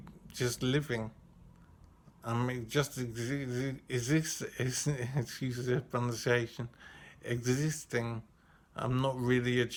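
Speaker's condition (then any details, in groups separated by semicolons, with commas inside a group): Brain injury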